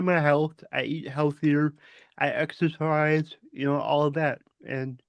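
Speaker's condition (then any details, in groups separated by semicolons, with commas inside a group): Cerebral palsy; from birth, affects muscles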